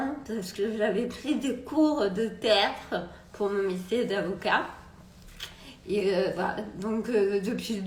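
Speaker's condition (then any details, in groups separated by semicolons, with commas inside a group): Multiple sclerosis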